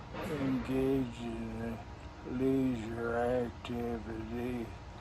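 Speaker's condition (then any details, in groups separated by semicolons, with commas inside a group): ALS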